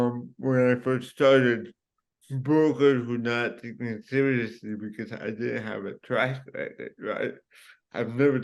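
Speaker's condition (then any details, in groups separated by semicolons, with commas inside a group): Cerebral palsy; from birth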